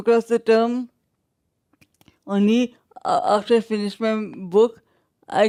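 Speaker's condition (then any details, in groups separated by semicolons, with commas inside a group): Traumatic brain injury, severe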